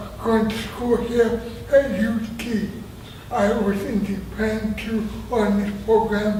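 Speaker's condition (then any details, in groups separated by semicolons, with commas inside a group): Traumatic brain injury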